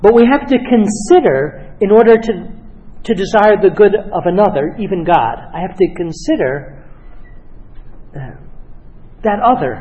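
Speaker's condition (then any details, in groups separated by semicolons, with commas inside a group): No condition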